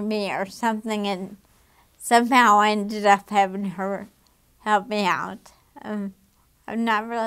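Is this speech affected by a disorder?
Yes: damaged diaphragm.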